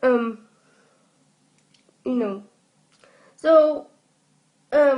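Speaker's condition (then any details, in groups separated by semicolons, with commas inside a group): Cerebral palsy; from birth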